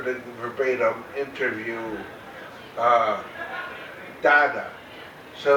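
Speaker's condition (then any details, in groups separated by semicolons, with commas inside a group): Cerebral palsy, mild; mainly affects speech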